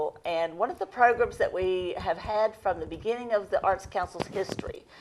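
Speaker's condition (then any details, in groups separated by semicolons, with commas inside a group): No condition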